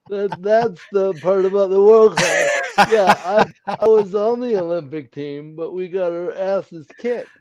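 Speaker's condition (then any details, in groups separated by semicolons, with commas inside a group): Cerebral palsy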